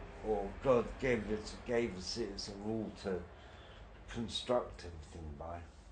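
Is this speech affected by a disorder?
Yes: brain injury.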